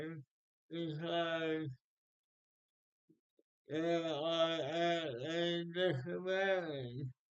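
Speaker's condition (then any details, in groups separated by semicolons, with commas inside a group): Speech impairment after birth surgery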